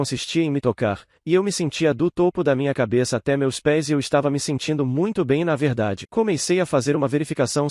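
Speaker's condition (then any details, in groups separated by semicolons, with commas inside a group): No condition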